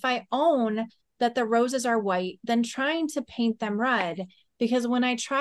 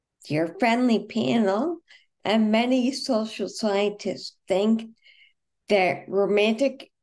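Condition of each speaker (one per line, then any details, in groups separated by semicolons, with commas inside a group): No condition
Friedreich's ataxia; onset age 19; about 40 years since diagnosis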